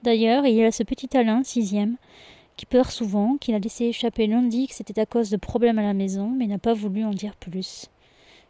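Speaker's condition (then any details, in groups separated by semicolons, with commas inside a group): No condition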